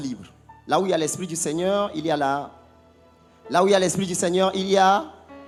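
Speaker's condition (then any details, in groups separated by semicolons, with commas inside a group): No condition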